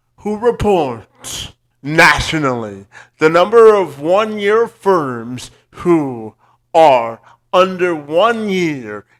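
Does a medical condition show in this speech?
Yes: cerebral palsy.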